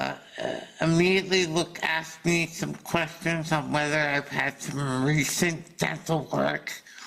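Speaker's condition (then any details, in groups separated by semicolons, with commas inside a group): Salivary duct carcinoma surgery; aggressive cancer right neck, seven surgeries, 67 radiation sessions; about six years, four recurrences, ongoing targeted therapy, chemotherapy; speech affected by surgeries, chewing and swallowing impaired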